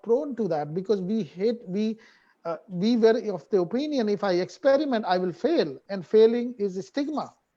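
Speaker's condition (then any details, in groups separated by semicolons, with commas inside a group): No condition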